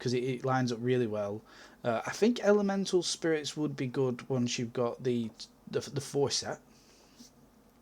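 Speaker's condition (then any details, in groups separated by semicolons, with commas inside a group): No condition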